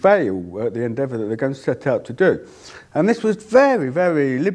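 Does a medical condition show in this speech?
Yes: deafness; cannot hear own voice.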